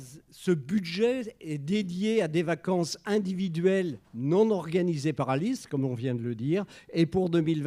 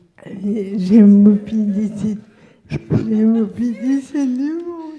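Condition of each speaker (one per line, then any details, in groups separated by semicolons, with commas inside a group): No condition
Locked-in syndrome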